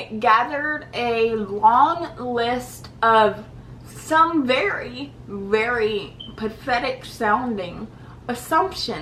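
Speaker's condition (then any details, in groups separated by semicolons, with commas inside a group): Cerebral palsy diplegia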